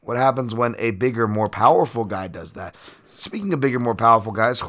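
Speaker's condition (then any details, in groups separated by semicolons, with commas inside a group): No condition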